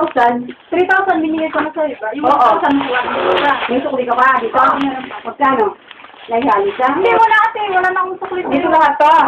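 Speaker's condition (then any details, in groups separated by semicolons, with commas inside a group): No condition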